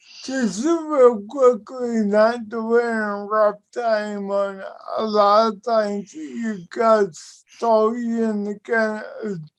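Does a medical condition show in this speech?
Yes: cerebral palsy.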